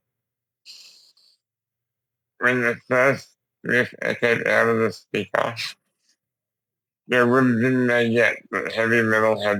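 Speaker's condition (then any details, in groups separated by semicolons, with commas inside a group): Duchenne muscular dystrophy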